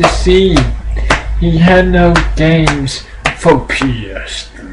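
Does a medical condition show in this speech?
Yes: cerebral palsy.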